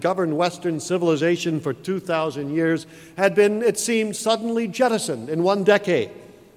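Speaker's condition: No condition

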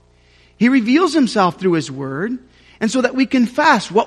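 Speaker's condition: No condition

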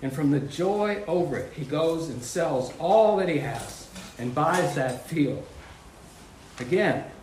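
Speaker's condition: No condition

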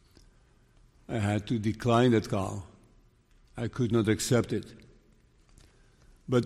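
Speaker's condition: Parkinson's disease; room for more medication if needed

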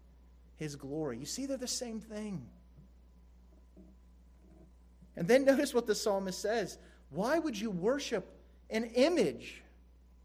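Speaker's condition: No condition

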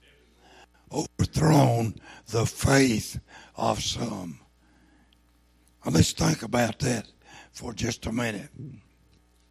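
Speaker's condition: Throat cancer, lost vocal cord; tumor grew from just over one to two inches in about two months, ate away vocal cord; kept trying to preach with no voice

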